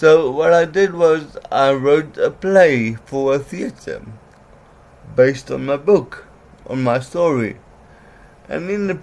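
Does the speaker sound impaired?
Yes: cerebral palsy; learned speech special-needs school.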